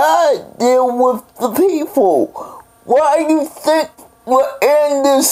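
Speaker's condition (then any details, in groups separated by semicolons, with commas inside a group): Cerebral palsy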